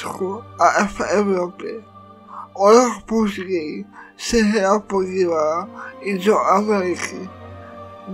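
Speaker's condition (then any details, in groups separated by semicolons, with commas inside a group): Cerebral palsy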